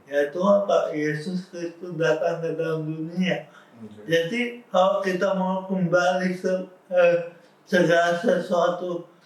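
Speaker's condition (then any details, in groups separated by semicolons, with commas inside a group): Cerebral palsy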